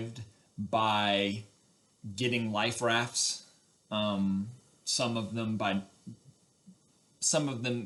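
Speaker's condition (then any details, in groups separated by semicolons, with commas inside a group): No condition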